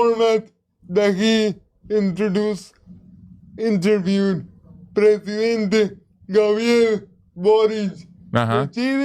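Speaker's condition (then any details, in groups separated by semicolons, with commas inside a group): Cerebral palsy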